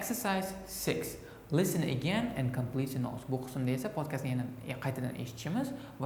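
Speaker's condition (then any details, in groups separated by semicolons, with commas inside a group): No condition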